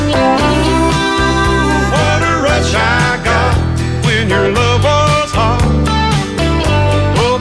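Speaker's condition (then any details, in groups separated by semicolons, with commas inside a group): No condition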